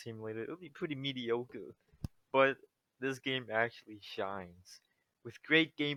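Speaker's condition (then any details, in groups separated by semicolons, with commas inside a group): No condition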